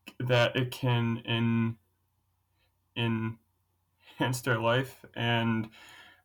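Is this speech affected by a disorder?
Yes: stuttering; takes longer to say certain things, major stutters at times, worse when rushed or matching fast speakers; here repeated sounds.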